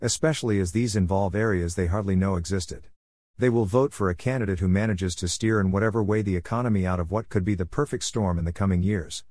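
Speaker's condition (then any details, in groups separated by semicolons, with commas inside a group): No condition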